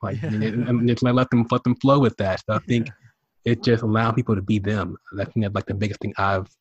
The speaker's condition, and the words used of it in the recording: Stuttering. But I realized, you know, I have a stutter and a lisp.